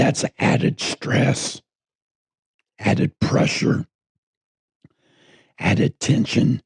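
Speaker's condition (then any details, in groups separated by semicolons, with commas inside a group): Throat cancer; tracheostomy tube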